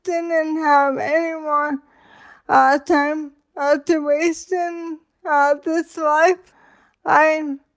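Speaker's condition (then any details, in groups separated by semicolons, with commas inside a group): ALS; diagnosed about seven years ago, progressive; slurred speech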